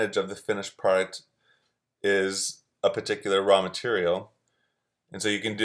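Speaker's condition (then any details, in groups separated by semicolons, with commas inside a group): No condition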